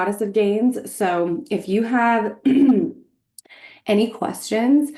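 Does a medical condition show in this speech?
No.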